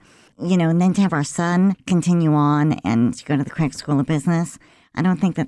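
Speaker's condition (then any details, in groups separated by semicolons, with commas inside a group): Cleft lip and palate; congenital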